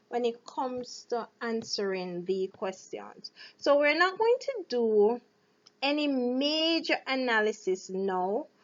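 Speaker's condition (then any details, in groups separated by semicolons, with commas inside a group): No condition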